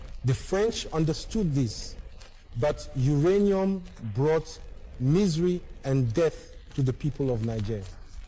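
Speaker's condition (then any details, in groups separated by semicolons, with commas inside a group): No condition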